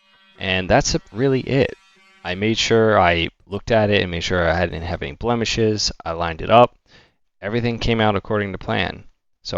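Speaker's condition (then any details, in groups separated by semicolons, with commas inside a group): No condition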